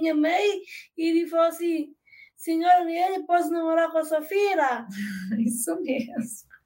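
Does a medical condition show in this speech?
Yes: Down syndrome; congenital, present from birth, born healthy; attends speech therapy and occupational therapy.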